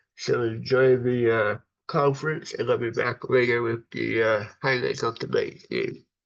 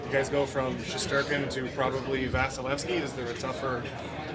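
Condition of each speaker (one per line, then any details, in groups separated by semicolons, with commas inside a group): Cerebral palsy; from birth, affects brain and body muscles
No condition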